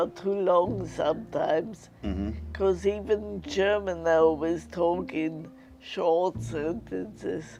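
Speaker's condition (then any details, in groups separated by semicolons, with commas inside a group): Multiple sclerosis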